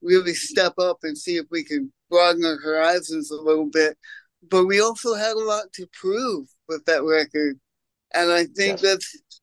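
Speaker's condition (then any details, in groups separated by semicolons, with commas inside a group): Cerebral palsy; congenital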